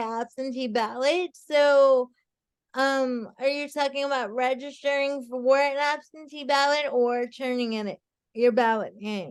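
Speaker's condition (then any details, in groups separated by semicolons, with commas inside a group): Cerebral palsy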